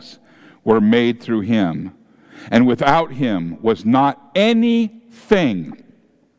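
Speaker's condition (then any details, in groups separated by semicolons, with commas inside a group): No condition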